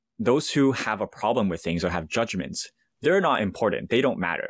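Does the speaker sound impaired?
No.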